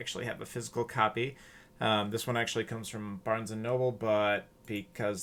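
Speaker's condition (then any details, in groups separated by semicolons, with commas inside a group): No condition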